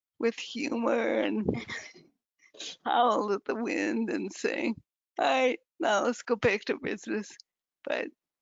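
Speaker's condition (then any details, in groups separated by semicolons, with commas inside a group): Advanced multiple sclerosis; quadriplegic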